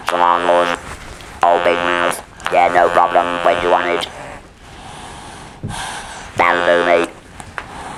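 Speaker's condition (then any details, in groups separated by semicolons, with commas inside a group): Laryngeal cancer with laryngectomy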